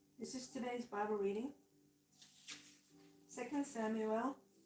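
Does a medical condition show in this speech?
No.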